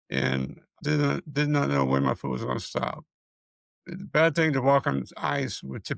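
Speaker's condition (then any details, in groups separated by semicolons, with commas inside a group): Multiple system atrophy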